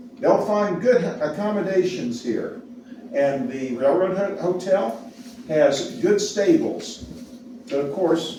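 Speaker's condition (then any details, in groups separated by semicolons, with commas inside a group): No condition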